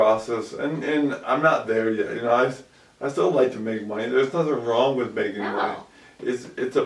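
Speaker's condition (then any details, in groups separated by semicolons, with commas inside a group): ALS; about 2 years since onset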